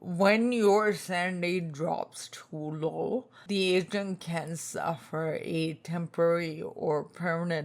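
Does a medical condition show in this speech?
Yes: spinocerebellar ataxia type 2, SCA2; tongue.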